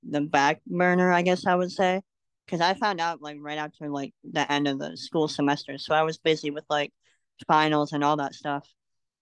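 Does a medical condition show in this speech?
Yes: cleft lip and palate; congenital.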